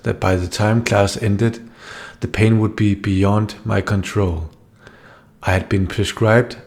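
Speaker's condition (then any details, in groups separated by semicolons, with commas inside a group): No condition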